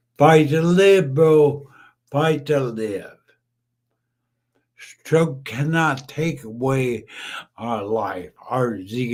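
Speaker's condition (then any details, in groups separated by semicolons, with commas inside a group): Brain injury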